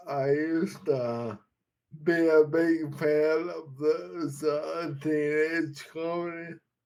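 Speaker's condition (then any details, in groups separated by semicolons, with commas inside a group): Friedreich's ataxia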